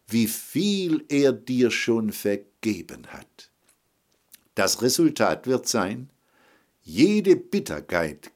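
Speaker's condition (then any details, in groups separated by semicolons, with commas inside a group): No condition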